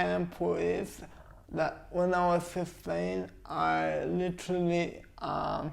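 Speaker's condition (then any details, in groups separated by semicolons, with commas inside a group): Cerebral palsy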